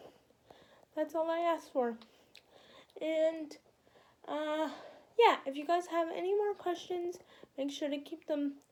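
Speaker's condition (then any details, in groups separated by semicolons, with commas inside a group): Quadriplegic cerebral palsy, spastic quadriplegic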